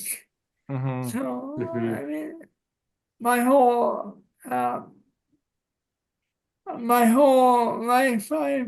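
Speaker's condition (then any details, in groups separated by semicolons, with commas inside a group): Cerebral palsy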